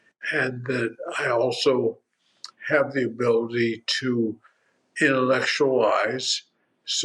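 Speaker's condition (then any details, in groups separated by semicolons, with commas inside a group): Primary lateral sclerosis; tongue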